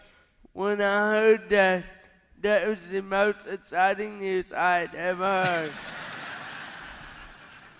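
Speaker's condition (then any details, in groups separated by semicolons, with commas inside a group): Cerebral palsy; not birth defects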